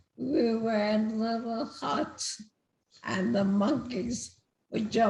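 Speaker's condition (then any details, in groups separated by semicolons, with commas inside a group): Multiple system atrophy; first diagnosed as ataxia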